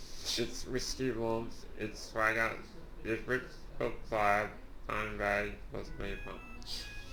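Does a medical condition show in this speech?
Yes: Duchenne muscular dystrophy.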